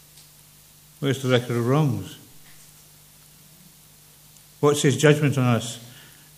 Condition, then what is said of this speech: Parkinson's disease. But if I say something that you can't hear or can't understand, doesn't seem to make sense, stick a paw in the air, let me know, and I go back.